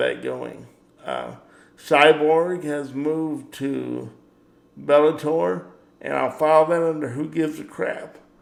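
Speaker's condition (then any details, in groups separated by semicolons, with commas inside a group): Cerebral palsy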